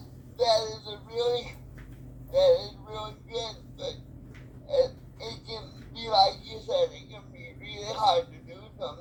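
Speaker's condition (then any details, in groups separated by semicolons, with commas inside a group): Cerebral palsy, spastic, mild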